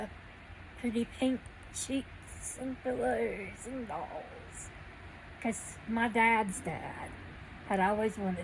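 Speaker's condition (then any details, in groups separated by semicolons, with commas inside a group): Cerebral palsy; needs crutches to walk, no teeth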